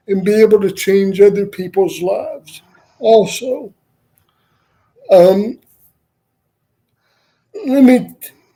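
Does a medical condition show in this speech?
Yes: cerebral palsy; uses wheelchair.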